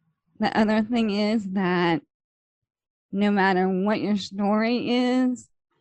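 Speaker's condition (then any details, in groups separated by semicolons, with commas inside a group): ALS; slow progressing form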